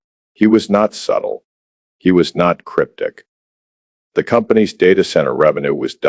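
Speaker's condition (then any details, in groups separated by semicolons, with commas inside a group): No condition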